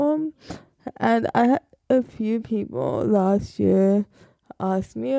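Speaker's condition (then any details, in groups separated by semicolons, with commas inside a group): Cerebral palsy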